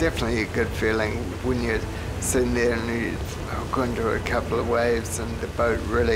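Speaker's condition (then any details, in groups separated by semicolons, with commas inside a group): Multiple sclerosis; slurred like drunk as day progresses with fatigue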